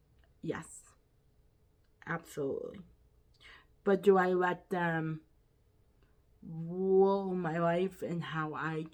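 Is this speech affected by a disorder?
Yes: quadriplegic cerebral palsy.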